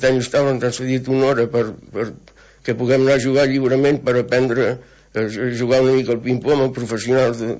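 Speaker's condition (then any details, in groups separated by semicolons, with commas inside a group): Parkinson's disease; brain stops making dopamine affecting psychomotor function, diagnosed 12 years ago; weekly table tennis program with CERT Tenis Taula and Àrea Bàsica de Salut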